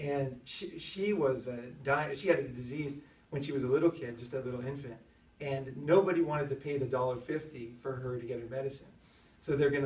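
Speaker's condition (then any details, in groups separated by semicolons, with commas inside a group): No condition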